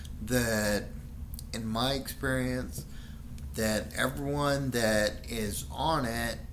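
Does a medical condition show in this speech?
Yes: Friedreich's ataxia.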